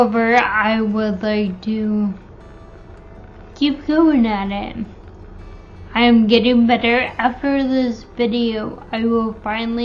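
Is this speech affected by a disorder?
Yes: Friedreich's ataxia.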